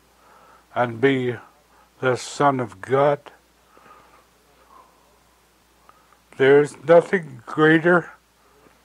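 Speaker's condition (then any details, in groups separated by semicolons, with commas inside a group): Stroke; trembling hands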